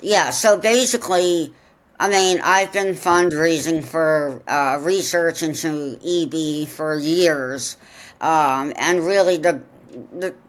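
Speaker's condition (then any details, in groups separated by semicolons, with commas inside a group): Profound deafness; congenital profound deafness, cochlear implants, attended Ohio Valley Voices school in southwest Ohio; wears cochlear implants, hears less well than typical but enough for conversation; excellent conversationalist, natural communicator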